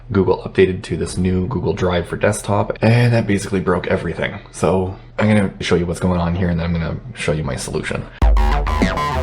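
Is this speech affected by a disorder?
No.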